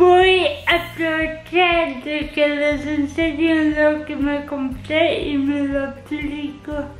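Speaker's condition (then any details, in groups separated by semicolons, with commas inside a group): Cerebral palsy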